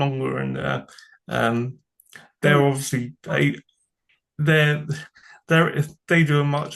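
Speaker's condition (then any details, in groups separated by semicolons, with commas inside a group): Cerebral palsy; from birth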